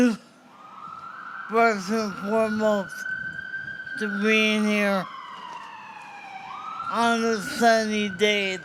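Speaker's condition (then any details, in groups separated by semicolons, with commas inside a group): Cerebral palsy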